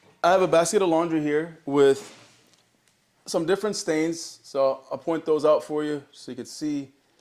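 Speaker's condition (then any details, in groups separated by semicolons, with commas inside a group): No condition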